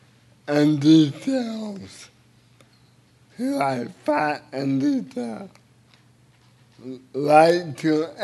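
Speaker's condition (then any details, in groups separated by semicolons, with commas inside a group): Cerebral palsy; speech a little unclear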